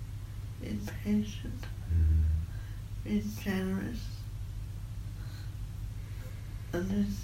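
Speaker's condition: Cerebral palsy; voice sounds a bit off-center

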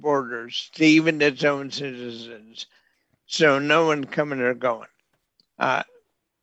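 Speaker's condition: Bulbar onset ALS; affects nerves and muscles

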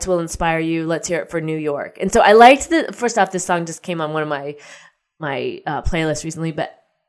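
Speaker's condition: No condition

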